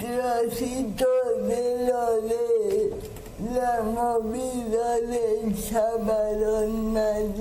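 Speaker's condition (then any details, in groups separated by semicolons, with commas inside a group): Cerebral palsy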